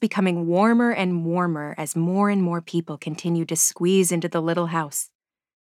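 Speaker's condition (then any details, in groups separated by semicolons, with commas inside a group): No condition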